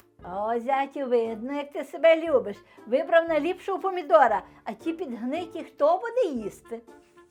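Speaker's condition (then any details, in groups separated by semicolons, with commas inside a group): No condition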